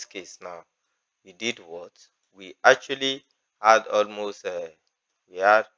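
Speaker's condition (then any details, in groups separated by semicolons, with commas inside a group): No condition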